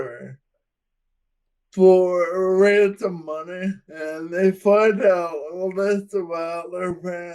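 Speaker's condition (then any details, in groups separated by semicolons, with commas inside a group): Friedreich's ataxia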